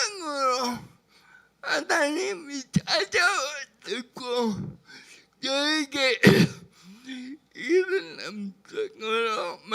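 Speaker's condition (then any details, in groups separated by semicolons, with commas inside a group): Brain lesion disability grade 1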